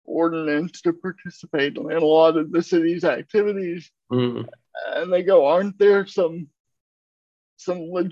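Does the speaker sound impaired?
Yes: cerebral palsy; uses a wheelchair.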